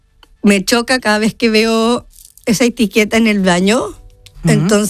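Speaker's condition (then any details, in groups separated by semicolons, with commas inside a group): Down syndrome; congenital, known from before birth; adult, age 30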